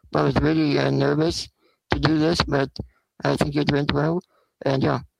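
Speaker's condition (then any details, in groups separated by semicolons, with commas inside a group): Spinal muscular atrophy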